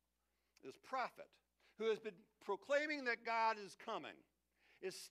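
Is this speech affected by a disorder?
No.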